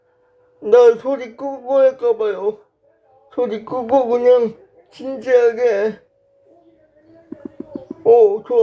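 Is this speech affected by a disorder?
Yes: brain lesion disability.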